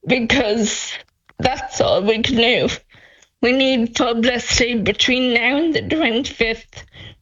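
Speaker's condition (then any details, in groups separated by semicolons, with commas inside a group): Friedreich's ataxia; diagnosed at age 12, progressive neurological decline, about 16 years since diagnosis; age 28, losing mobility, neurologically declining monthly, no treatment available; speech deteriorating, voice expected to be lost, voice banked over hours, synthetic voice app on phone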